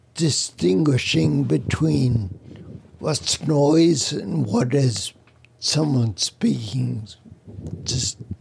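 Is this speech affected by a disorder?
Yes: spinocerebellar ataxia; speech impediment.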